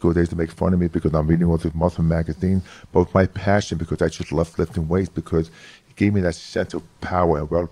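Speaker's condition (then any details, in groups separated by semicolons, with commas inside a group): Hearing loss; lost about 75% of hearing close to birth, severe childhood speech impediment, left ear surgery; formerly severe monotone speech, inflection improved by studying phonetics, New York accent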